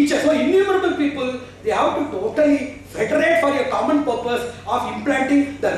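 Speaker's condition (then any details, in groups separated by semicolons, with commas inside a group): No condition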